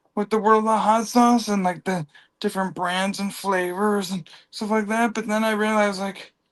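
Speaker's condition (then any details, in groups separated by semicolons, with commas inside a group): Cerebral palsy; from birth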